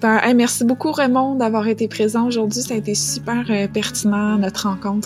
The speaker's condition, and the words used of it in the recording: No condition.